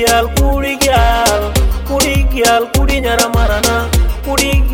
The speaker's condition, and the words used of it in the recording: None; typical speech.